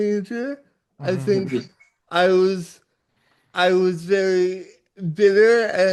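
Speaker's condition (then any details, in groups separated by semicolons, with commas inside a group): Cerebral palsy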